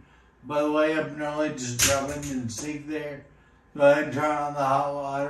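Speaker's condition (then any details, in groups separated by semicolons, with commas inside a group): Friedreich's ataxia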